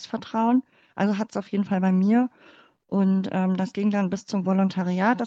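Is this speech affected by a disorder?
Yes: cleft palate; congenital, infant feeding difficulty, mother's fingers closed palate for feeding, palate later closed, GDR doctors unsure; speaking in front of class and using voice for speaking never felt easy, sang a lot instead.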